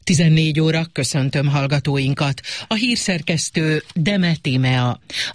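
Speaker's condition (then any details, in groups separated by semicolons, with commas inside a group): No condition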